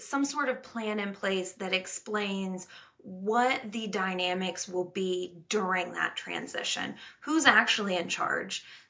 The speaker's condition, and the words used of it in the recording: No condition.